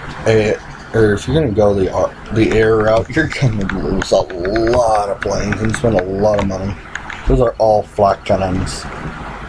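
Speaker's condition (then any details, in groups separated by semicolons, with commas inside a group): No condition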